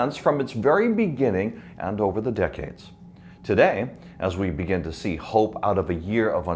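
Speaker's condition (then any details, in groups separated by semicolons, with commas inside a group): No condition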